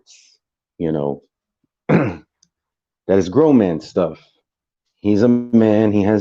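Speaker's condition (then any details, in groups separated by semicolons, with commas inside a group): No condition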